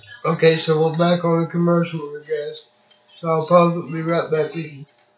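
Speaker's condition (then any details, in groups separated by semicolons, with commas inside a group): Cerebral palsy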